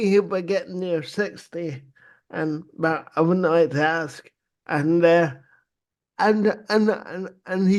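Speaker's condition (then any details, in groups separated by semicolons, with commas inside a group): Cerebral palsy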